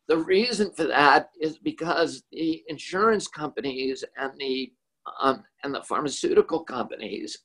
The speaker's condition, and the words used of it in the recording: Spasmodic dysphonia. He doesn't have the flu or anything like that.